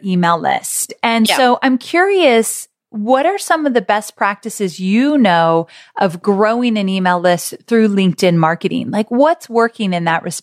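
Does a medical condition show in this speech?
No.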